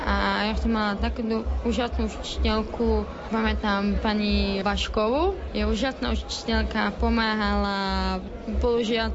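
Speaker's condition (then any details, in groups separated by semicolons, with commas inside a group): Deafness; born hearing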